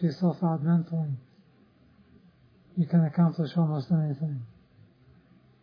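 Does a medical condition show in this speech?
Yes: Parkinson's disease; others offer remedies.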